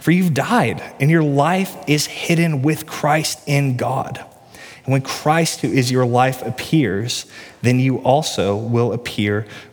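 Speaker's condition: No condition

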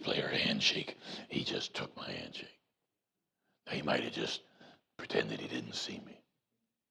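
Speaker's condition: Voice box removal needed; vocal cord cancer

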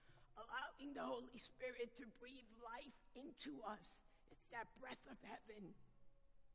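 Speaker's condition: Vocal dysphonia; not painful

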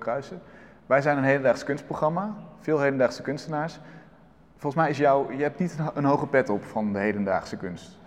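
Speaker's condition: No condition

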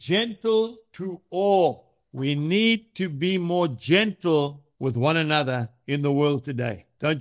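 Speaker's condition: No condition

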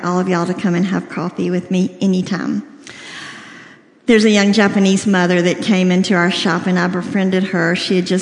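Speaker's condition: Cleft lip and palate, severe

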